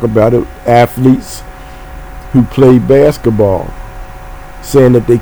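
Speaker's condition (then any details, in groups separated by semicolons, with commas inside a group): No condition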